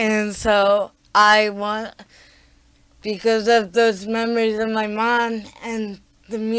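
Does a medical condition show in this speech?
Yes: cerebral palsy; talking is a struggle.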